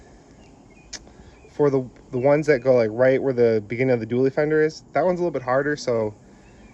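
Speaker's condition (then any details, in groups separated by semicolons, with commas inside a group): No condition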